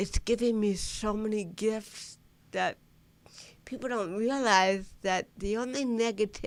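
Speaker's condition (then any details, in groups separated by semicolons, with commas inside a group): Cerebral palsy; lifelong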